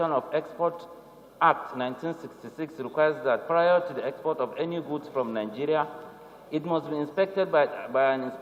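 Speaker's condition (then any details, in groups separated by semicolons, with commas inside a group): No condition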